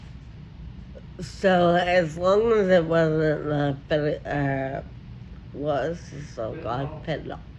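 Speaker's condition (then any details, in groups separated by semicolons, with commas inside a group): Friedreich ataxia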